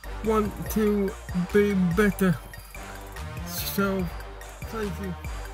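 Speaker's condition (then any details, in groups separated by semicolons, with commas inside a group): Cerebral palsy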